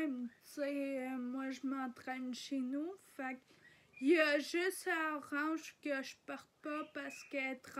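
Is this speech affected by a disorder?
Yes: ataxia; degenerative.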